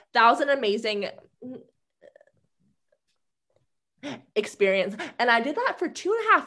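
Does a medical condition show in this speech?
Yes: stuttering; stuttering since childhood, has had speech therapy; speaks in a different way, self-described as communicating just fine; here blocks.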